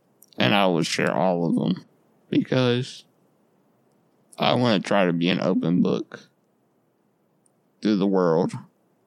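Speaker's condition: Duchenne muscular dystrophy; lifelong

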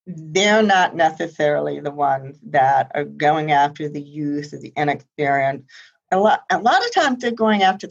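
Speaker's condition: Profound hearing loss, congenital, high-frequency

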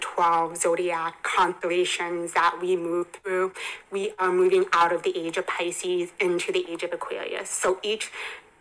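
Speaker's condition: Hearing impairment; congenital hearing impairment, hearing aids from about 17 months, further hearing loss at 27, bilateral cochlear implants

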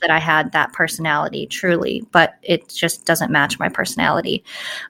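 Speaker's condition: Cleft palate

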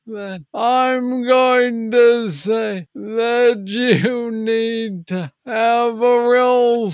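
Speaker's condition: Parkinson's disease, young onset

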